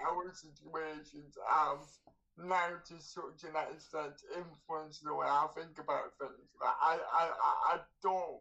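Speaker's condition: Cerebral palsy; cerebral palsy with hypertonia, tension from feet up through legs into chest; speaks using face muscles, looks in pain, sounds like crying, less clear when excited, projects voice in noise

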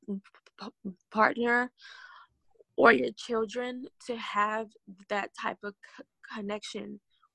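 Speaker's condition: Stuttering; long-standing stutter, years of speech therapy, severe stuttering and painful speeches in high school, not cured; two new techniques since The Steve Harvey Show, where Steve Harvey helped her speak fluently; less stuttering when unobserved, with close friends, or arguing, more when upset; repeated sounds, prolonged sounds

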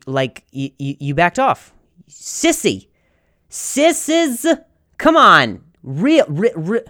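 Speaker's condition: Stutter; poor posture, crooked gait; including during stand-up; repeated sounds

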